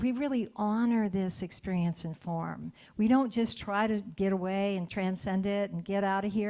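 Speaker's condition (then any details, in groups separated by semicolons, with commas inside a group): No condition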